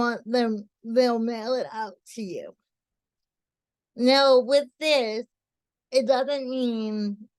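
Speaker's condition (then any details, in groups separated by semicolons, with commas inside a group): Cerebral palsy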